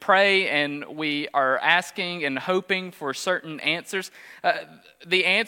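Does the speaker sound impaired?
No.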